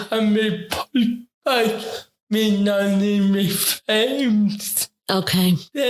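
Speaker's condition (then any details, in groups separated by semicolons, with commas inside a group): Ataxic cerebral palsy; affects talking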